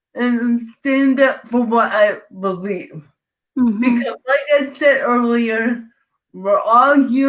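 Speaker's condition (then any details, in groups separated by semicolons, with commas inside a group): Cerebral palsy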